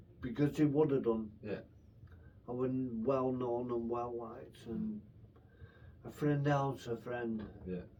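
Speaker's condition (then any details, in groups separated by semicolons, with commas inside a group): Brain infection with surgery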